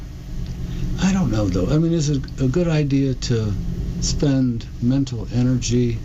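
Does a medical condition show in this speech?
Yes: Parkinson's disease; diagnosed almost 4 years ago; walking no longer automatic, must guide steps very consciously.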